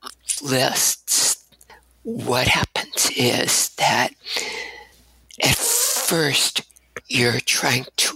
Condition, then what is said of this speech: Spasmodic dysphonia. And basically what that is, it's a voice disorder, and the form that I have, the vocal cords will open sort of when they feel like it, not necessarily when I want them to.